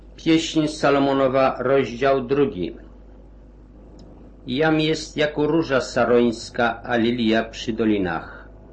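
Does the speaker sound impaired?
No.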